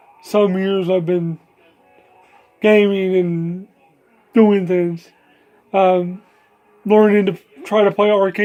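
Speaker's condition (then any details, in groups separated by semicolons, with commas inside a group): Cerebral palsy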